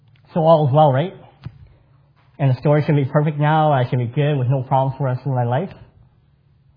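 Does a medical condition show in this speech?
Yes: cleft palate; congenital cleft palate.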